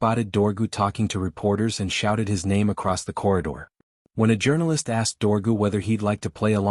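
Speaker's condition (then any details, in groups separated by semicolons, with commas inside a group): No condition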